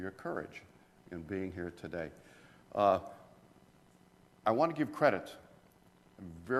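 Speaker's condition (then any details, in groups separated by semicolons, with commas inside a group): No condition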